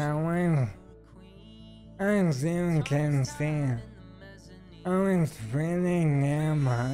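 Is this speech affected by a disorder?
Yes: ALS; stem cell treatment.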